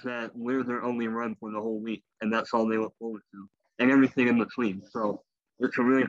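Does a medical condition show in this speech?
Yes: cleft lip and palate; congenital.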